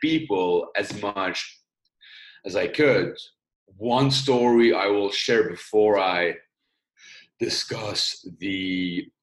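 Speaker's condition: Stutter; stutter from young age, intensified in teenage years; uses breathing technique learned on speech course in UK; audible stutter now, unusual sound, listeners react with surprise, confusion or discomfort; prolonged sounds

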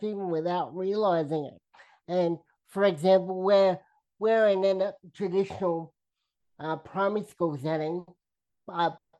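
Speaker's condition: Cerebral palsy, spastic quadriplegia

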